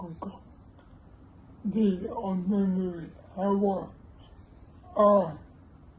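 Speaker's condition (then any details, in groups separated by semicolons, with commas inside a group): Cerebral palsy; history of pneumonia; poor meal posture affects swallowing, sitting straighter helps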